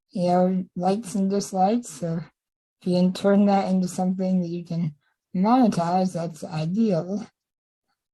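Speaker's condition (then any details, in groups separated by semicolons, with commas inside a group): Spinal muscular atrophy type 2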